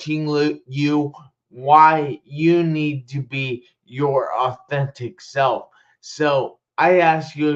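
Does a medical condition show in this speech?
Yes: traumatic brain injury.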